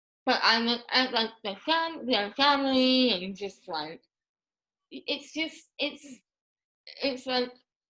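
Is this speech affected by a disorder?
Yes: Moebius syndrome; paralyzed tongue.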